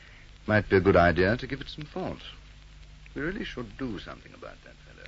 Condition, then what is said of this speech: No condition.